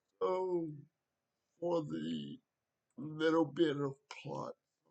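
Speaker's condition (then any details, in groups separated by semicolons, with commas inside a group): Cerebral palsy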